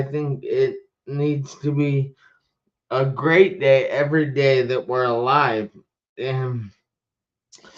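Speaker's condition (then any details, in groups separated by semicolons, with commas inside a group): Traumatic brain injury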